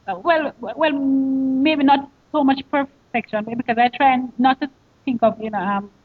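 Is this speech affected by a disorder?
Yes: stuttering; stuttering since childhood, familial, father Thomas and an aunt stutter, only one of father's seven children affected; stutters on own first name, uses substitute name, stutters more when upset, feels panic when stuttering; here repeated sounds, repeated words, prolonged sounds.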